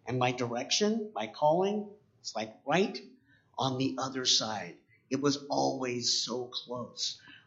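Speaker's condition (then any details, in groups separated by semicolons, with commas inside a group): Cleft palate; congenital cleft palate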